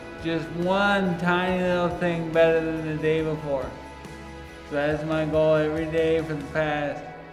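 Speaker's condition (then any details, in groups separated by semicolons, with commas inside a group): Traumatic brain injury; struck by vehicle, upper-body paralysis; almost 15 years since injury, service dog, caregiver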